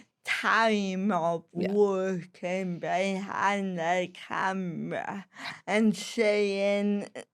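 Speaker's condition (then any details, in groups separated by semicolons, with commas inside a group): Cerebral palsy; slow speech, sounds disabled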